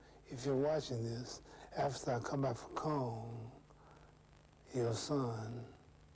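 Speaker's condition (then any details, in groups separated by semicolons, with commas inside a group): Parkinson's syndrome; sometimes slurred speech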